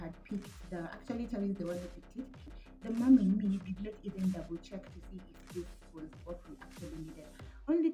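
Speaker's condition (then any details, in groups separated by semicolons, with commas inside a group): No condition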